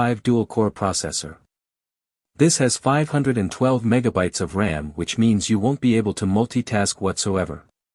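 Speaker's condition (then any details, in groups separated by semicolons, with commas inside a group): No condition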